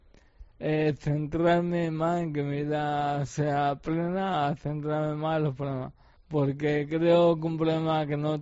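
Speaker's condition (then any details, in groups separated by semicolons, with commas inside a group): ALS; degenerative muscle disease, first sign was shoulder pain while practicing judo at his club; speaking somewhat difficult, facial and mouth muscles affected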